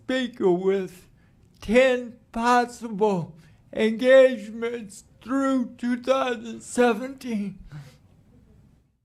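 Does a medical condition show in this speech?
Yes: cerebral palsy.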